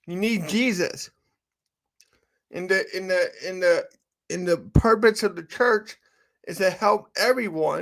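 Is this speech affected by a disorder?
Yes: cerebral palsy; from birth.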